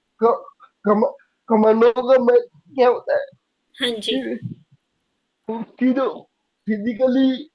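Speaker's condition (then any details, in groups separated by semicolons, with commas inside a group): Cerebral palsy; could not speak as a child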